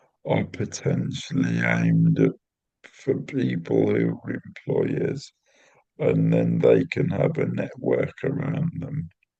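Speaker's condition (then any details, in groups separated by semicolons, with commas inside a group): Cerebral palsy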